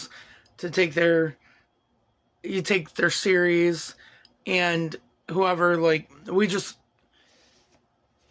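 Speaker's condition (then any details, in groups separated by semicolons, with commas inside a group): No condition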